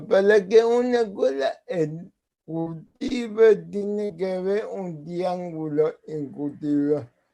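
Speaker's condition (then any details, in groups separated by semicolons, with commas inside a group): Cerebral palsy; speaks as if with potato in mouth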